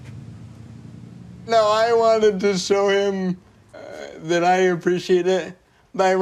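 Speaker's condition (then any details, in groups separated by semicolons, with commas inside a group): Cerebral palsy; predicted might never speak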